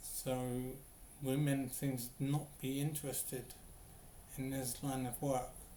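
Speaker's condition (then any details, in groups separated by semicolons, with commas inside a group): Brain injury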